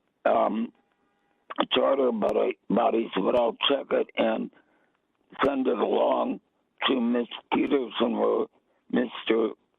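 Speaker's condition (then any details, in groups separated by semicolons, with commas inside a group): Vocal cord cancer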